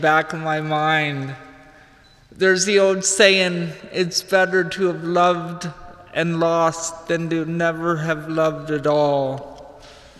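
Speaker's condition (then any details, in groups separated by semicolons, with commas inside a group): Cerebral palsy; physical effects only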